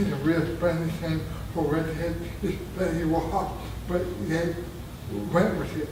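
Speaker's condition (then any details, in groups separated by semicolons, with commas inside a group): Traumatic brain injury; near-fatal injury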